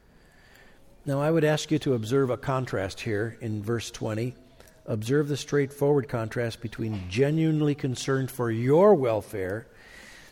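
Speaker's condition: No condition

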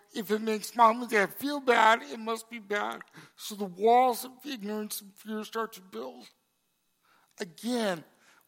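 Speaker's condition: Cerebral palsy; congenital

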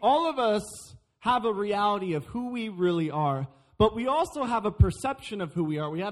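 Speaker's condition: No condition

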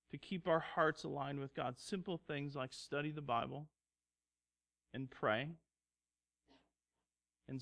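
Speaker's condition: No condition

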